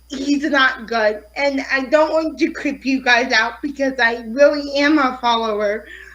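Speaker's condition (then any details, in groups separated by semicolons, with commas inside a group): Cerebral palsy; affects fine motor skills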